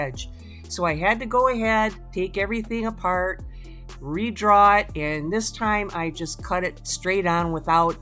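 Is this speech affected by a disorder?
No.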